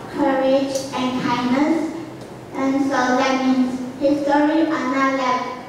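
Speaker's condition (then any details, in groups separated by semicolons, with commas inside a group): Cerebral palsy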